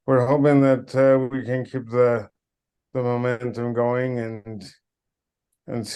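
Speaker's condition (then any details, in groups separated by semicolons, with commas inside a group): Cerebral palsy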